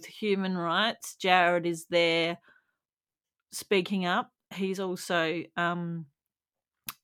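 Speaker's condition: No condition

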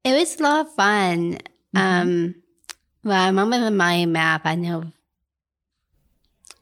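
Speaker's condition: Down syndrome; adult woman

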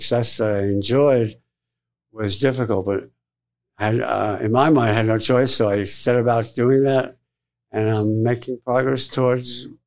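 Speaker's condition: Tongue cancer surgery; tongue (glossopharyngeal) cancer, tongue lesion found on biopsy

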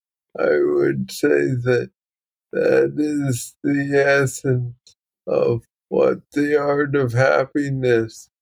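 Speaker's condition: Parkinson's disease, young onset; deep brain stimulation implant

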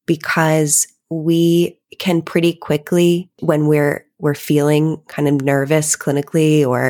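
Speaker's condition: No condition

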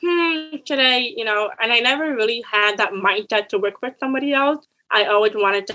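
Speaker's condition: Deafness; speech problem growing up, childhood speech therapy, teased for way of talking

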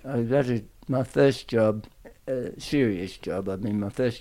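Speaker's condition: Tongue cancer; aggressive tongue cancer

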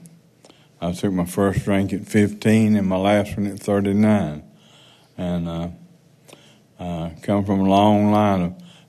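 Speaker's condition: Parkinson's

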